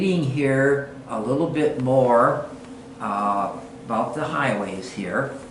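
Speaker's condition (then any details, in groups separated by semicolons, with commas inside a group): No condition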